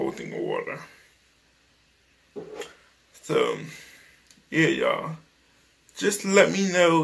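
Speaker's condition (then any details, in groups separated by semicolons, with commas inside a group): Cerebral palsy; speech is not the best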